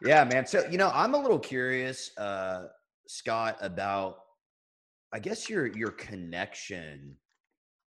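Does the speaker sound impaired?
No.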